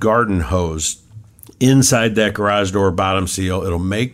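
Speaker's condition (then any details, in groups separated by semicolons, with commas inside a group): No condition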